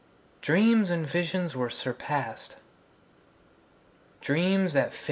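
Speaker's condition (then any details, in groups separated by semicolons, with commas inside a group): No condition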